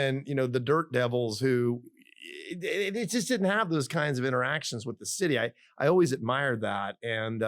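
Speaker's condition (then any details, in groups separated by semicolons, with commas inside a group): No condition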